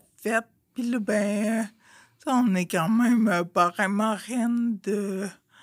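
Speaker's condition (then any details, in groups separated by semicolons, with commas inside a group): Friedreich's ataxia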